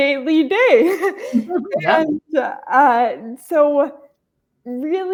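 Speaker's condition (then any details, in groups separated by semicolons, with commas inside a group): Traumatic brain injury; still slows things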